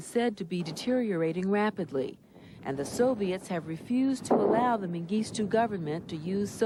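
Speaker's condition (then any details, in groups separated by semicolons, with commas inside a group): No condition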